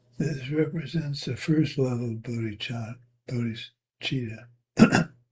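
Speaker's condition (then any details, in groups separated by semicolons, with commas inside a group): Parkinson's; tremor varies day to day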